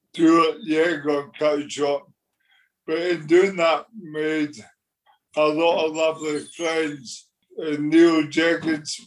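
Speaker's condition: Motor neurone disease; progressive

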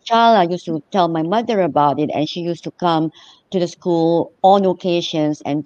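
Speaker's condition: Cleft lip and palate; about 1 to 1.5 years speech therapy

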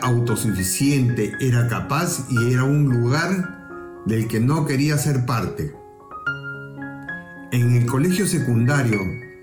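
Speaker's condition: No condition

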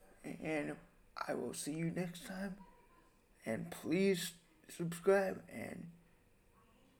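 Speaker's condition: Cerebral palsy, spastic quadriplegia; breathes on own without any support, eats and feeds self

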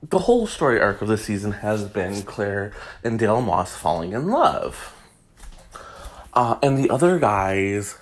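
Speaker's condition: No condition

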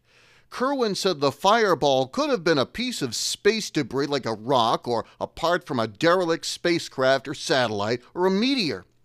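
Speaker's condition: No condition

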